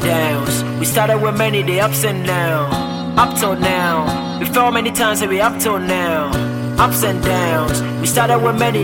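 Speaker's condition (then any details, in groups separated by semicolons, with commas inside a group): No condition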